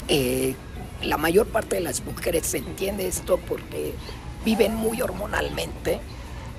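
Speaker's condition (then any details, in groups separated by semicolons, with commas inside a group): Laryngectomy after throat cancer, esophageal speech; throat or thyroid cancer invading throat at age 26, surgically removed with thyroid, about 16 years since; speaks with voz serismofónica, voice jokingly called sexy; had to relearn to speak with voz serismofónica after surgery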